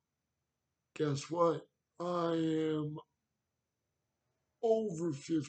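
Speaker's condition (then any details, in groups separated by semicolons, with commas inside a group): Cerebral palsy; wheelchair, needs transfer help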